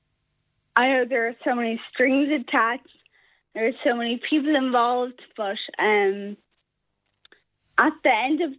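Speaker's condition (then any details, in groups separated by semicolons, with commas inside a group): Friedreich's ataxia; rare progressive neuromuscular disease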